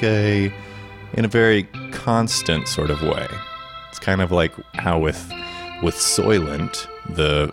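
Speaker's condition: No condition

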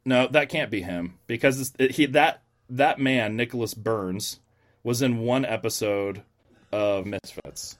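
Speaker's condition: No condition

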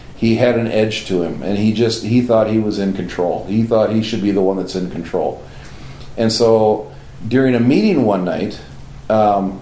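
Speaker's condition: No condition

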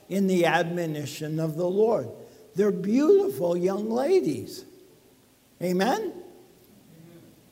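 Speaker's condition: ALS; talking a little bit funny

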